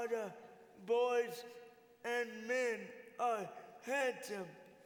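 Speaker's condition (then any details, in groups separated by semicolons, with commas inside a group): Cerebral palsy; from birth, uses wheelchair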